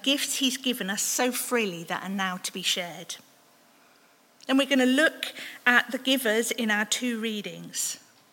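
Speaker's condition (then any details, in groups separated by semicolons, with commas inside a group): No condition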